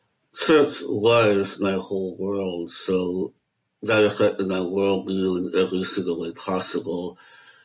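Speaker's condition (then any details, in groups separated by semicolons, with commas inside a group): Möbius syndrome; no facial nerve control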